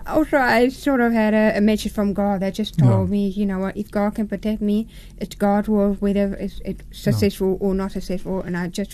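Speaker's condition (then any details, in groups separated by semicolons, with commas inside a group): Profound hearing loss; congenital, hearing aids from 8 months, bilateral cochlear implants, first implant at 27; listening fatigue despite implants, mini mic connected to computer, captions, lip reading; learned to speak by oral method at Carl De Toy deaf school, speech rehabilitation after implant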